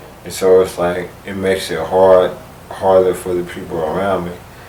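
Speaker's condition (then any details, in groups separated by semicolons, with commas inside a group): ALS; speech progressively lost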